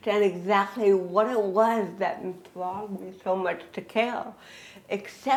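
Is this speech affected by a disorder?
Yes: cerebral palsy.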